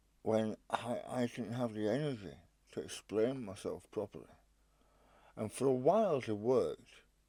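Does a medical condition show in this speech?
Yes: stage 4 tongue cancer, hemiglossectomy.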